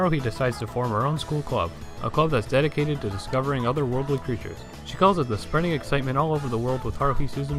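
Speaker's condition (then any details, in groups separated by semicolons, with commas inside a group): No condition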